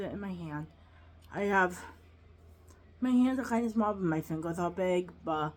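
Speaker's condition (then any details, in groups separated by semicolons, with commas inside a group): Cerebral palsy, quadriplegic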